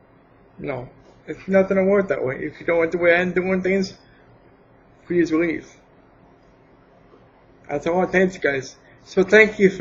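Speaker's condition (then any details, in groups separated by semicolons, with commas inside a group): Cerebral palsy; nonverbal as young child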